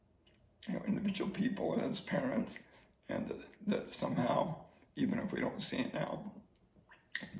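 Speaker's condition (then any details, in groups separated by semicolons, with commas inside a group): ALS; slowly progressing ALS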